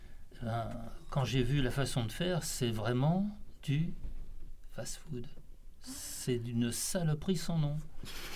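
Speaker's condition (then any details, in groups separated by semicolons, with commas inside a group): No condition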